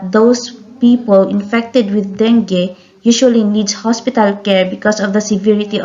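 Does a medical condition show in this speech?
No.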